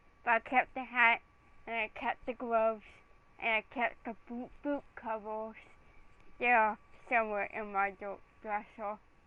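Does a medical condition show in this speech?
Yes: cerebral palsy.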